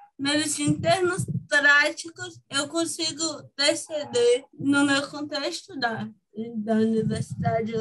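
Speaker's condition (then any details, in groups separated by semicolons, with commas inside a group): Cerebral palsy; from birth, motor sequelae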